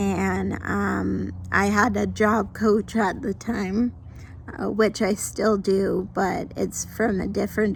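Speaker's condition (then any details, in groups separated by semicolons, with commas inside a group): Mild cerebral palsy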